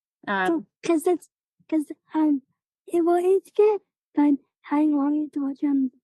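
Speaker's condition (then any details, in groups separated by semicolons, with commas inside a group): Cerebral palsy; recent surgery involving catheters, ongoing therapy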